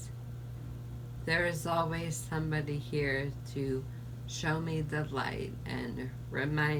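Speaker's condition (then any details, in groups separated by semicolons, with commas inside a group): ALS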